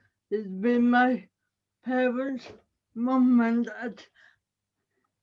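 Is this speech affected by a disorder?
Yes: cerebral palsy; audible speech impairment.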